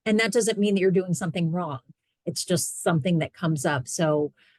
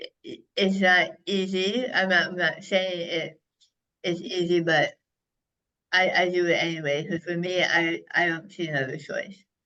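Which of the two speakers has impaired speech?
The second: head and neck cancer; right tongue carcinoma, over half tongue removed and reconstructed; stage four, surgery, radiation, cisplatin chemotherapy; speech noticeably affected, swallows using gravity or sucking, speech therapy.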